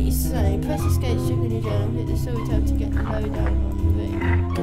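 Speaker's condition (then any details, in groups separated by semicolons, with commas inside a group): No condition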